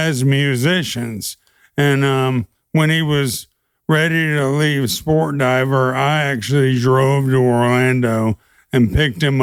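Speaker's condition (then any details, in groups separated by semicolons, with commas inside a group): ALS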